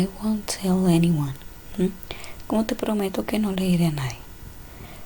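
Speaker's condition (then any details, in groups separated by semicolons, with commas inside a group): No condition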